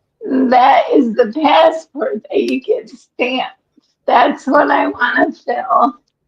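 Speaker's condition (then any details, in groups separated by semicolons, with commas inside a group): ALS; breathless after exertion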